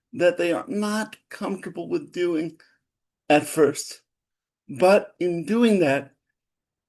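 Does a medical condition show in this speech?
Yes: cerebral palsy.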